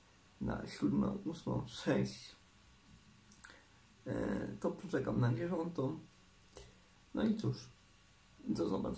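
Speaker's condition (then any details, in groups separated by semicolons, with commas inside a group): Cerebral palsy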